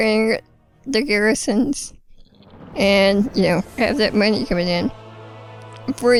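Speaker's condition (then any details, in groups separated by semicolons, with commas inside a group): Spinal muscular atrophy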